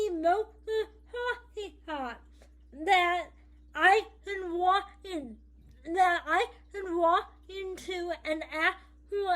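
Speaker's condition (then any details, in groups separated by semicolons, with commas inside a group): Cerebral palsy; speech may be hard to understand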